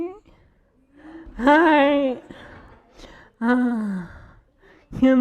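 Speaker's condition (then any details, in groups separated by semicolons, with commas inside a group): ALS; cannot eat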